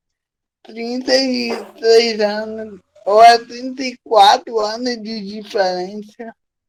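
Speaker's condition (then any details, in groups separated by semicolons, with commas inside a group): Cerebral palsy; from birth; difficulty speaking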